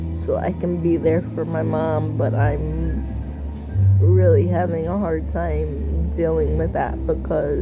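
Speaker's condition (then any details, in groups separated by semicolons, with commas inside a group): Cerebral palsy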